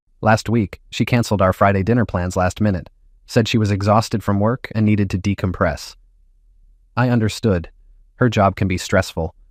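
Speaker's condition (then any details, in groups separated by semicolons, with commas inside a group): No condition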